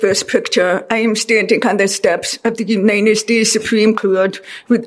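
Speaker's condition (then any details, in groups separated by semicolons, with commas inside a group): Deafness; deaf since childhood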